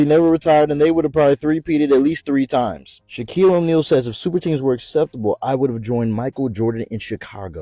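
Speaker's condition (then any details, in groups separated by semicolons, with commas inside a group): No condition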